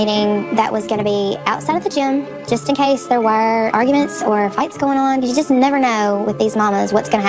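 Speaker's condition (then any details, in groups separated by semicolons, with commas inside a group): No condition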